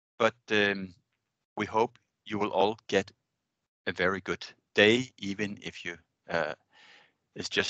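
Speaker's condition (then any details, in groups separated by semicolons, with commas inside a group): No condition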